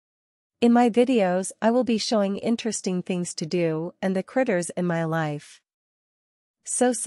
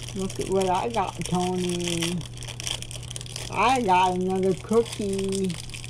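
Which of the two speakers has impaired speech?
The second: cerebral palsy; cannot walk, crawls to get around.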